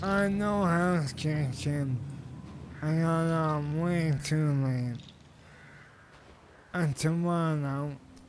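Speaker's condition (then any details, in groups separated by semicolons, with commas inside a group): ALS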